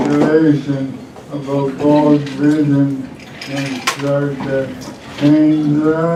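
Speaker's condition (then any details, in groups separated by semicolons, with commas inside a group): ALS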